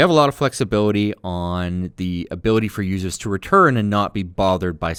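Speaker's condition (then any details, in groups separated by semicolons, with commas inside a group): No condition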